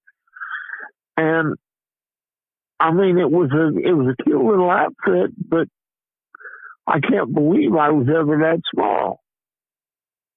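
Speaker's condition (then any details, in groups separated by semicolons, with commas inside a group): Cerebral palsy; diagnosed a few days after birth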